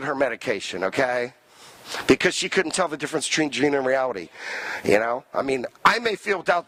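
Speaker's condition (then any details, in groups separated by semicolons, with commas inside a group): No condition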